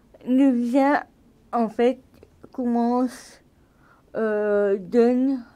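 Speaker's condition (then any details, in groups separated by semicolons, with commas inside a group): Cerebral palsy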